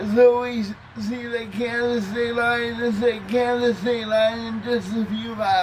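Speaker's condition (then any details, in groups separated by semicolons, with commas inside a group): Cerebral palsy, spastic, mild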